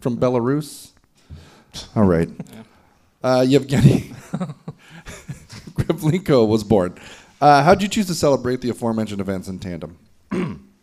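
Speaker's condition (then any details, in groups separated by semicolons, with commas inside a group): No condition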